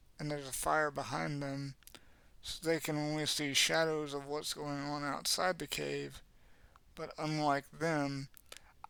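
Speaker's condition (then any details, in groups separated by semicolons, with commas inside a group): Cerebral palsy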